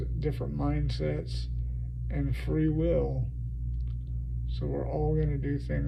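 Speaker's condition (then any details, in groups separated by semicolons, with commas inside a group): Cerebral palsy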